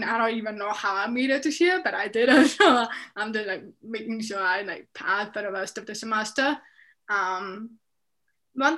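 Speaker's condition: Deafness, profound, severe; noticed at 7 months

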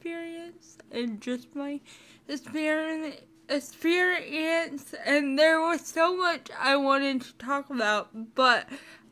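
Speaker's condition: Cerebral palsy; chronic illness and disability

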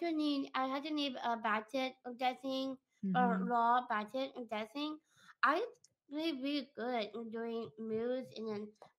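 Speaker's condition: Down syndrome; extra 21st chromosome, prenatal diagnosis suspected, cultured blood cell test, California lab; beautiful singing voice

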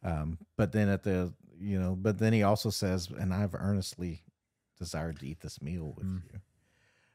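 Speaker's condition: No condition

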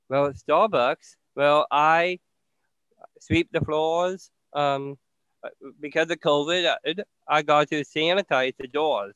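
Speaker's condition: Down syndrome; communicates very clearly per host, experienced giving many speeches

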